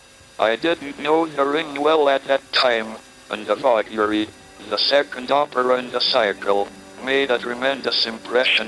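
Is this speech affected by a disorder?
Yes: motor neurone disease, through a speech-generating device; diagnosed at age 21, atypical case, not MS, initially given couple of years to live, uses voice synthesizer; almost completely paralysed, slower progression than expected, decades since diagnosis; speaks only through speech synthesizer, synthesizer mispronounces some names, needs phonetic respelling.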